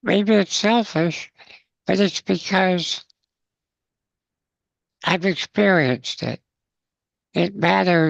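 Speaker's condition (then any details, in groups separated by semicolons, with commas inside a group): Spinal muscular atrophy, congenital; progressive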